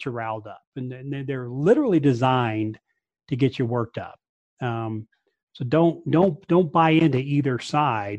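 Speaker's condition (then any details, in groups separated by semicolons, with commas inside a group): No condition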